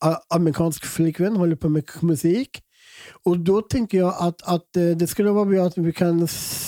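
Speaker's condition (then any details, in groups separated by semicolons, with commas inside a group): Down syndrome; present from birth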